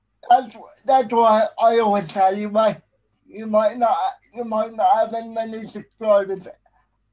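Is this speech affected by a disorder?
Yes: spastic quadriplegic cerebral palsy; affects basically everything, arms and legs affected, can use only one hand; able to communicate, stutters a lot, worse when distracted by several things.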